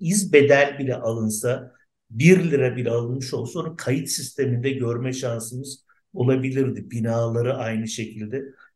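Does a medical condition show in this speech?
No.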